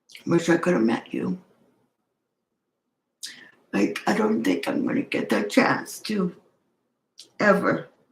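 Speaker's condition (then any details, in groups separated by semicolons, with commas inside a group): Cerebral palsy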